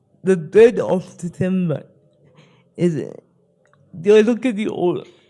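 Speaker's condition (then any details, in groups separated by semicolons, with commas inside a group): Spastic cerebral palsy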